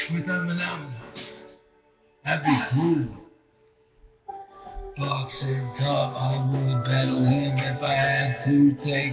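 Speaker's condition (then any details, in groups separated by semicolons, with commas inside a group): Brain injury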